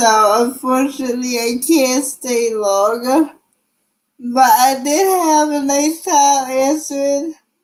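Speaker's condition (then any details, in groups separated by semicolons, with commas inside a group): Cerebral palsy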